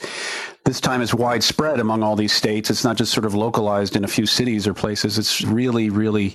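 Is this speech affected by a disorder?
No.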